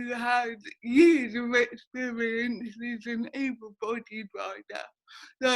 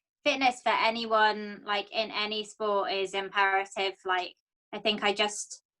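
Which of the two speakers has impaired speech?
The first: cerebral palsy.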